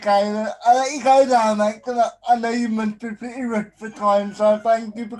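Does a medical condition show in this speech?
Yes: spastic quadriplegic cerebral palsy; able to communicate, stutters a lot, worse when distracted by several things.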